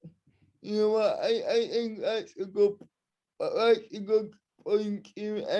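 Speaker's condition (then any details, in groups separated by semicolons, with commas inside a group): Cerebral palsy, spastic and dyskinetic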